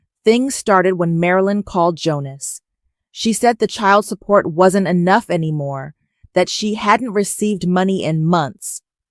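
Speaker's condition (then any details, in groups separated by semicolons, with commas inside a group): No condition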